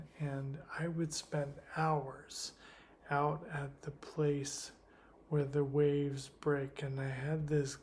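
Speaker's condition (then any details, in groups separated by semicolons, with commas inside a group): Primary lateral sclerosis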